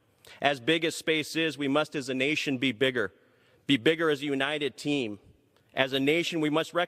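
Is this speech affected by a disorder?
No.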